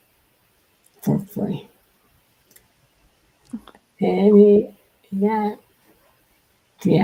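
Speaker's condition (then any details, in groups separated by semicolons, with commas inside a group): Multiple sclerosis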